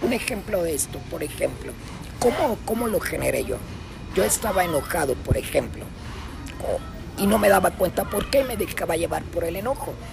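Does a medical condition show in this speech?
Yes: laryngectomy after throat cancer, esophageal speech; throat or thyroid cancer invading throat at age 26, surgically removed with thyroid, about 16 years since; had to relearn to speak with voz serismofónica after surgery.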